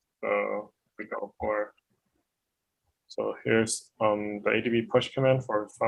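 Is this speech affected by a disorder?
No.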